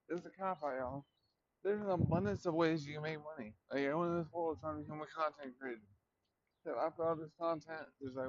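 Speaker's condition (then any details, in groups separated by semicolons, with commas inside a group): Traumatic brain injury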